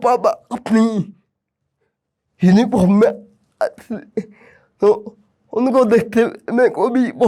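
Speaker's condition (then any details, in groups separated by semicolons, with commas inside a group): Cerebral palsy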